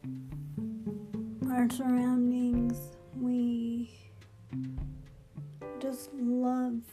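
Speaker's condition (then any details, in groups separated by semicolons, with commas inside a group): Cerebral palsy; right side of brain affected, motor skills affected, more functional with left hand; drives power chair with left hand, walks with walker, largely independent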